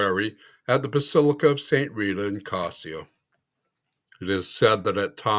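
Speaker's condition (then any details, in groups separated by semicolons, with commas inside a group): No condition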